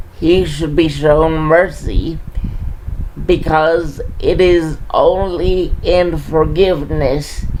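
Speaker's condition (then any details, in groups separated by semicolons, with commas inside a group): Cerebral palsy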